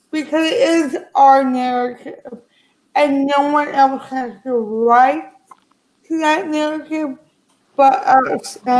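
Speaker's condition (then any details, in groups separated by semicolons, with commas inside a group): Cerebral palsy; speech affected, sounds like stroke to others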